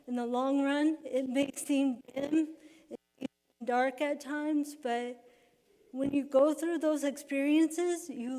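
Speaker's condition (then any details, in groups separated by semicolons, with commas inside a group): Cerebral palsy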